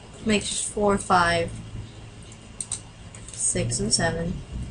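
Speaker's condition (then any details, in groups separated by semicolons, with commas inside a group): No condition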